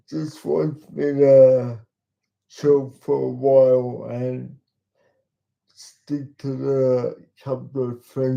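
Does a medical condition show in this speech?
Yes: cerebral palsy; talks slowly.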